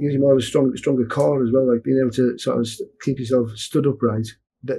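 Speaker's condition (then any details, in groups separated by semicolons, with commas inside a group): Parkinson's; has attended speech therapy classes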